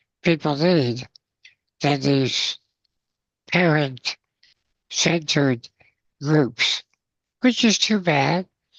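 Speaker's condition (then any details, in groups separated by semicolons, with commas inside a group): Spinal muscular atrophy, congenital; progressive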